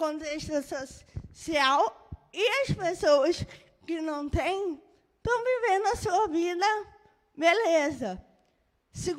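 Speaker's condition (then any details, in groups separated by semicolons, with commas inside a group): Cerebral palsy; birth brain injury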